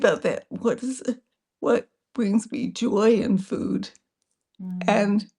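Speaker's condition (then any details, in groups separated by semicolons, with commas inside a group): Multiple sclerosis; progressive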